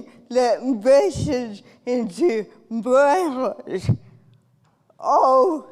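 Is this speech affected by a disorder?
Yes: cerebral palsy; from birth.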